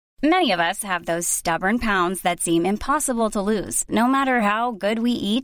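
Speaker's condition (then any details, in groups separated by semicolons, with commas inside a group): No condition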